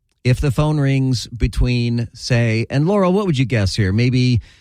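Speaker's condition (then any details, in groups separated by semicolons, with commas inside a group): No condition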